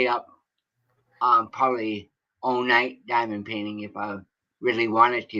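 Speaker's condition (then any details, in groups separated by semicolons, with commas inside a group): Cerebral palsy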